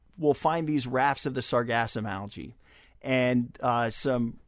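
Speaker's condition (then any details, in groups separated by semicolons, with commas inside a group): No condition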